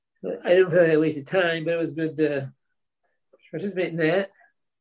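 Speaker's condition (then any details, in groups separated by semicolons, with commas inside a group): Parkinson's disease; progressive Parkinson's, deep brain stimulation (DBS) surgery about 4 years after diagnosis; falls frequently, weak diaphragm, reduced breathing, rides A-Linker bicycle, exercises at gym; speech affected by Parkinson's and DBS surgery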